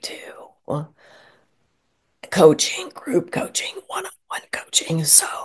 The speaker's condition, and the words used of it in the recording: Spasmodic dysphonia. And when I'm at my worst, where you can't even hear me, it is almost impossible to talk and breathe.